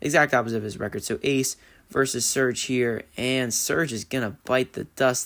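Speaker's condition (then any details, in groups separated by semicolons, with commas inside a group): No condition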